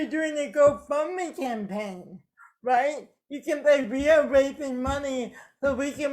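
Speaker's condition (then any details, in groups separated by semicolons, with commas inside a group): Cerebral palsy; affects speech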